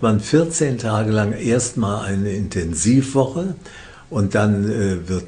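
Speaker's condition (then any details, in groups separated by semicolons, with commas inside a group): Parkinson's disease; treated by professor Jens Volkmann in Würzburg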